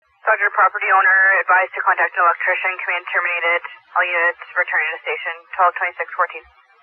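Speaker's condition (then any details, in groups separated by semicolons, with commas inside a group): No condition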